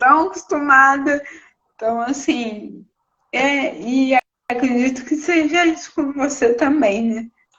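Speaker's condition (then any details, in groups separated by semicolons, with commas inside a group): Cerebral palsy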